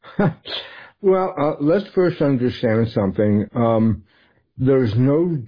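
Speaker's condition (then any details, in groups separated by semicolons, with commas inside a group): Tongue cancer; first signs hearing problem and ear pain, seen by ENT doctor, throat scan malignant then benign; slurred speech noted by host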